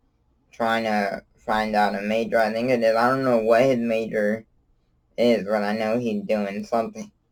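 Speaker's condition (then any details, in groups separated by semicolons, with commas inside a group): Cerebral palsy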